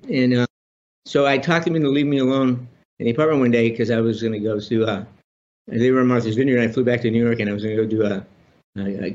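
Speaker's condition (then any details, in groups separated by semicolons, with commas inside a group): Parkinson's disease; Parkinson's about 30 years, benign spinal tumor removed in 6-hour surgery at Johns Hopkins, relearned walking; on Parkinson's medication, problems walking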